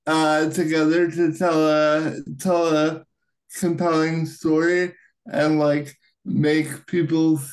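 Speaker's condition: Cerebral palsy, right-sided high tone

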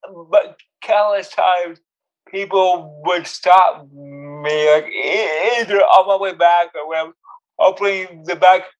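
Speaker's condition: Cerebral palsy; cerebral palsy since birth

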